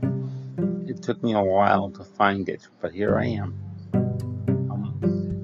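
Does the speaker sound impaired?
Yes: cerebral palsy.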